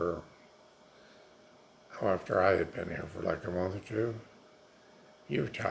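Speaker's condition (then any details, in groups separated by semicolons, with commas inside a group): Multiple sclerosis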